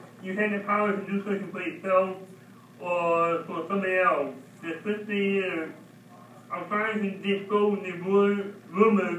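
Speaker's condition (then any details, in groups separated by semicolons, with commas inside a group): Mild cerebral palsy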